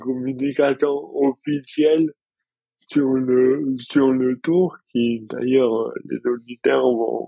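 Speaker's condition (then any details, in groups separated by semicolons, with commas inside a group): Dystonia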